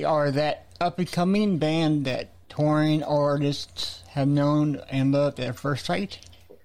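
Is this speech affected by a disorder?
Yes: cerebral palsy; back pain.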